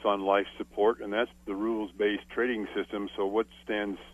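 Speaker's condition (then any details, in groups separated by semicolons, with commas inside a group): No condition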